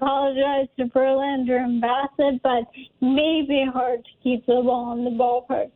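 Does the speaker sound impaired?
Yes: ALS; diagnosed a while back, diagnosis announced last year ahead of postseason.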